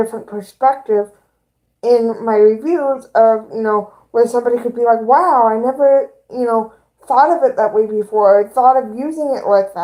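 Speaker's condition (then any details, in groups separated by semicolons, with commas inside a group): Cerebral palsy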